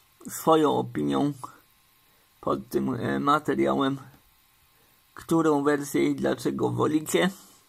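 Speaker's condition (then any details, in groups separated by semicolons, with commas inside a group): Cerebral palsy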